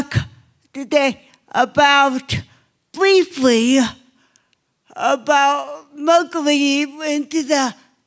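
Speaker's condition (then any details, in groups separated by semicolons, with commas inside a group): Cerebral palsy; obvious speech impairment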